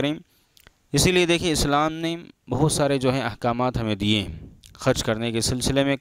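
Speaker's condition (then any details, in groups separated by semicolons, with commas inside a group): No condition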